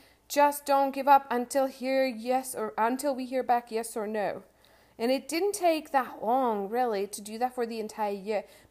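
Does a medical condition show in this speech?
No.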